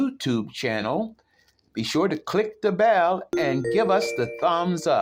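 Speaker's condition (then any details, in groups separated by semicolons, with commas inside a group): No condition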